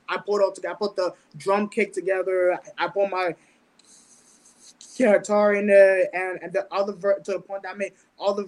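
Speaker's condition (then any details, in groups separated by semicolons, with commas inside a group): Stuttering; mild stutter since about age 10, born with intellectual learning disability, on autism spectrum; certain words don't come out, avoids talking at length on stage; repeated sounds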